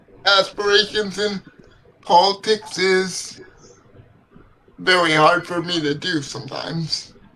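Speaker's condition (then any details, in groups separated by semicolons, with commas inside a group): Cerebral palsy; legs affected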